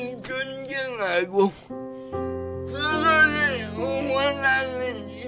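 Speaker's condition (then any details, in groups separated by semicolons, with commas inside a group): Brain lesion disability grade 1, severe; slurred, unclear pronunciation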